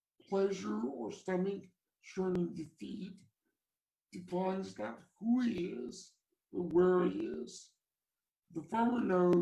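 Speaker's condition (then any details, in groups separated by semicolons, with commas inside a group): Cerebral palsy; from birth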